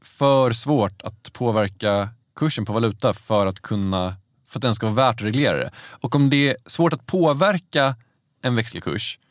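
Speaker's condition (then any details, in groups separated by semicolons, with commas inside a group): No condition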